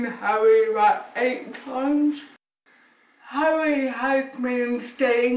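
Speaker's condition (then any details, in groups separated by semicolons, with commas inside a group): Cerebral palsy; affects speech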